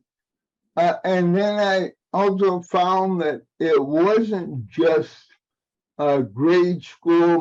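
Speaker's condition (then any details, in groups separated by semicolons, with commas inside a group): Cerebral palsy; aging adult, past 40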